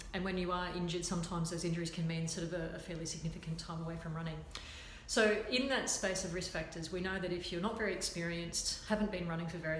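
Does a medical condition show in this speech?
No.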